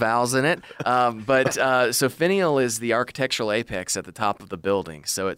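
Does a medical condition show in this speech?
No.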